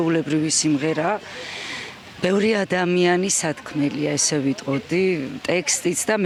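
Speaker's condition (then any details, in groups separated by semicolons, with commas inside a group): No condition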